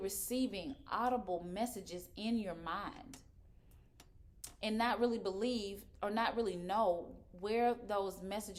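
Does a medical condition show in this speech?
No.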